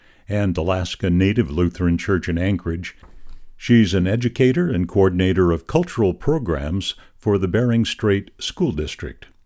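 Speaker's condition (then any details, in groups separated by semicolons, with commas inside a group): No condition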